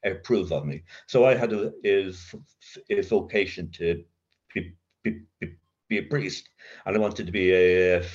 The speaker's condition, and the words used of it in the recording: Stuttering. And if I do get a block, as I do, no, it's fine.